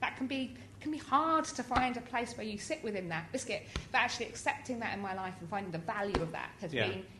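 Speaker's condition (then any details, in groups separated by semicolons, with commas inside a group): Tourette's syndrome; neurological tic disorder, tics since about age six, believed inherited, intensified in early 20s; frequent vocal tics, hedgehog, geronimo, some rude tics; frequent vocal tics interrupt speech, some obscene tics, noticeable noises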